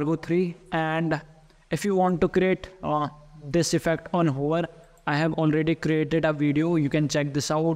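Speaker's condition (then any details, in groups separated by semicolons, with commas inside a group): No condition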